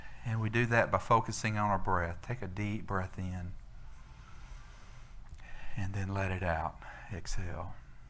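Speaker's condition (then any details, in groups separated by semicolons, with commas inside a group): No condition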